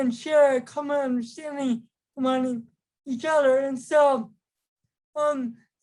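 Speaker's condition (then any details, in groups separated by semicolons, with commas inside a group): Cerebral palsy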